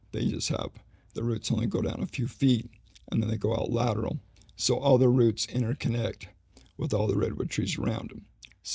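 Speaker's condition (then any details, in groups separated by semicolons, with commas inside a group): ALS; needs voice rest during conversation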